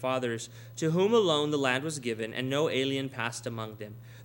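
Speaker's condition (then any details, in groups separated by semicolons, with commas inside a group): No condition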